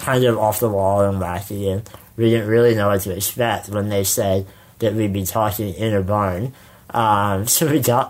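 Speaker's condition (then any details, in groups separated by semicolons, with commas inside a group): Spinal muscular atrophy; congenital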